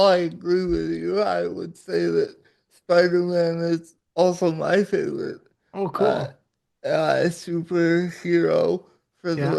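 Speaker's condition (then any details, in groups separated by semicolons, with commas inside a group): Cerebral palsy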